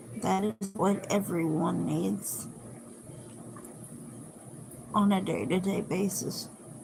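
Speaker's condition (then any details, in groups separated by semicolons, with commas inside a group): Cerebral palsy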